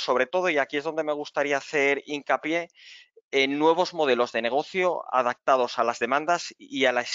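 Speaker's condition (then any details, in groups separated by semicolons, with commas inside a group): No condition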